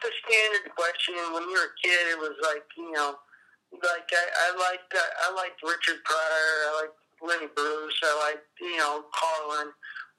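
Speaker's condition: Cerebral palsy; appearance likened to Parkinson's

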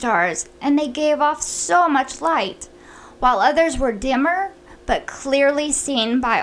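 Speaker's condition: No condition

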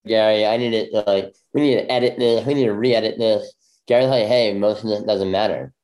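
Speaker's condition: Bilateral cleft lip; congenital bilateral

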